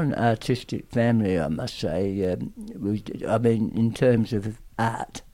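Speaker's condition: Tongue cancer; aggressive tongue cancer

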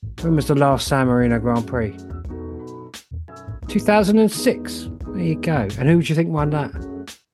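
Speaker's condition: No condition

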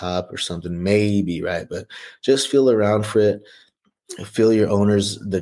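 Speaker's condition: No condition

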